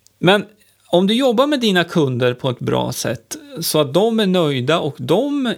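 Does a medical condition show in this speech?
No.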